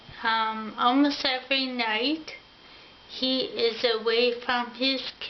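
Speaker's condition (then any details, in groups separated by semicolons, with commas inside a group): Ataxia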